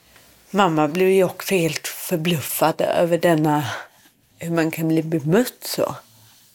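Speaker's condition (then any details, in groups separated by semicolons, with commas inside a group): Cerebral palsy; somewhat harder to move, some balance difficulty, manages everything but differently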